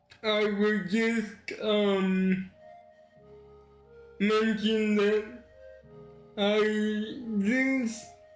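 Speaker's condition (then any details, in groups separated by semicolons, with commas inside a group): Cerebral palsy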